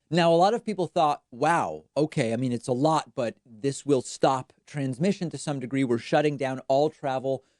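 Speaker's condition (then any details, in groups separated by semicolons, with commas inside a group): No condition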